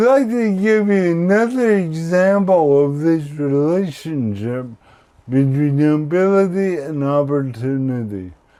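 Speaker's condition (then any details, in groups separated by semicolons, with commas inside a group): Cerebral palsy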